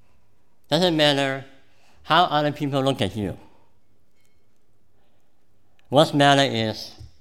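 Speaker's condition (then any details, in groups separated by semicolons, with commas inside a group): Cleft palate; congenital cleft palate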